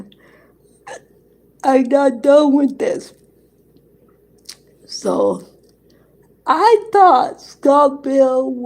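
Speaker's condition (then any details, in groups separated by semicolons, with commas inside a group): Cerebral palsy; present from birth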